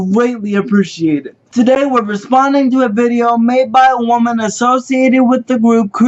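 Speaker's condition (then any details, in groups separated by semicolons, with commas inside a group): Cerebral palsy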